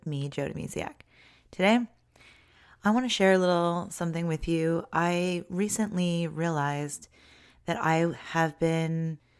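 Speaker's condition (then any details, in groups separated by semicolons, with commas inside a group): No condition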